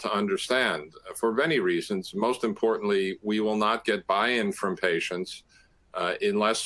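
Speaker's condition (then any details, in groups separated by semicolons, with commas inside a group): No condition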